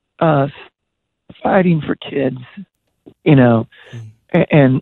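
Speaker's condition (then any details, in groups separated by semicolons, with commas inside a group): Voice disorder; progressive voice disorder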